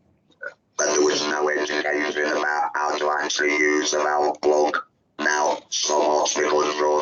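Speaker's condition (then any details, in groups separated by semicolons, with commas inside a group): Laryngectomy; laryngectomy for larynx cancer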